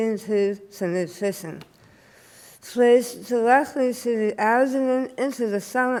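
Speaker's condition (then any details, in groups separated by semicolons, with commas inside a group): Tongue and floor-of-mouth cancer; tracheostomy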